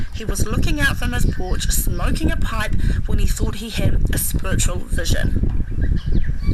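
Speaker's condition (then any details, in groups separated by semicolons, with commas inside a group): No condition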